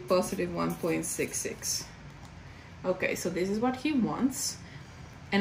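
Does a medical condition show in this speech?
No.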